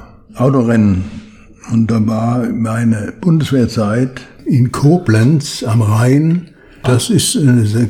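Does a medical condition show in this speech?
Yes: Parkinson's disease; well controlled on medication overseen by neurologist.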